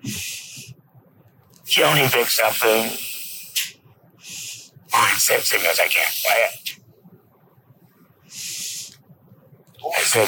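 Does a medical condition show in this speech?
Yes: laryngectomy; rattles esophagus like vocal cords.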